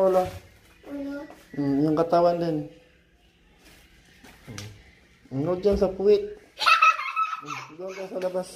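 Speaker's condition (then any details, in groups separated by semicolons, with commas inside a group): No condition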